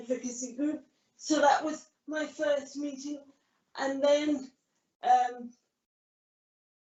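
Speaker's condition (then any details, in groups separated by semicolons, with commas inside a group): Cerebral palsy; caused by grade one brain bleed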